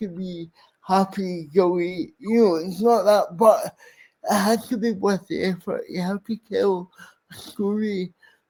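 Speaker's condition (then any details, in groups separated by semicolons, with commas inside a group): Cerebral palsy; speech impairment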